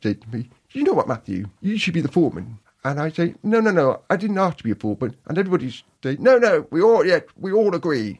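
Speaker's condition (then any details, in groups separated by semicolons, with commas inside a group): Profound deafness; born profoundly deaf, hearing parents, cochlear implant, learnt to speak rather than sign, lip-reads; learnt to speak through hard work in childhood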